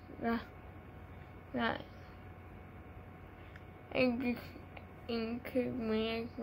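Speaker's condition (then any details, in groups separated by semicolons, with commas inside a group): Cerebral palsy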